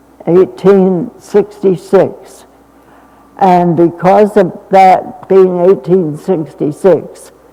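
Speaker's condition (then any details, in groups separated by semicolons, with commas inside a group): Essential tremor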